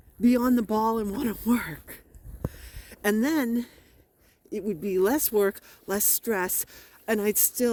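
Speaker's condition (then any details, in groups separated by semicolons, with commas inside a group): No condition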